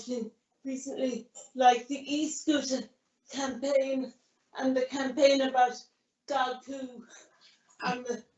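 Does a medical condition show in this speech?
Yes: cerebral palsy; caused by grade one brain bleed.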